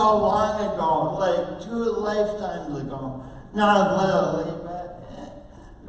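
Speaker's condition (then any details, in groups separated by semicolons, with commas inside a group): Oxygen-related condition, speech impairment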